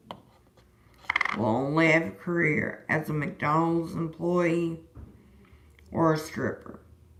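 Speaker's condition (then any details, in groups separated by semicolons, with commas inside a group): Disability causing slurred speech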